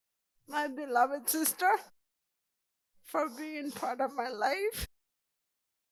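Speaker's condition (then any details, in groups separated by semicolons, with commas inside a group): Cerebral palsy; present from birth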